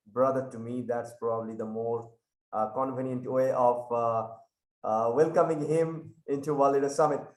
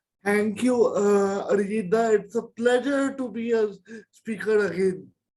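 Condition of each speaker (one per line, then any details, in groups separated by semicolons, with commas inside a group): No condition
Cerebral palsy; present from birth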